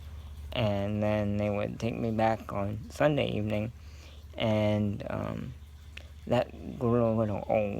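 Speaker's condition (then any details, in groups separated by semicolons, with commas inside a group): Cerebral palsy; scoliosis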